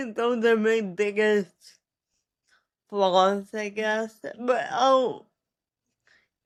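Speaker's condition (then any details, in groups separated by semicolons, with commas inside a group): Mixed type cerebral palsy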